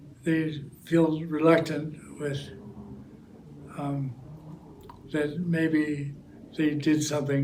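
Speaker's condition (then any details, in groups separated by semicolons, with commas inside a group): Parkinson's disease; about nine years, group singing therapy; muscles affected, voice needs exercise, singing improves voice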